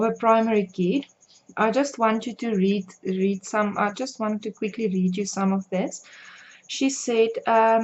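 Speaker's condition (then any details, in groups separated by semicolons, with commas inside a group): No condition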